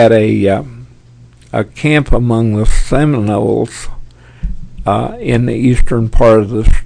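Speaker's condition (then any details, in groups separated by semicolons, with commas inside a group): Parkinson's; tremors as early symptom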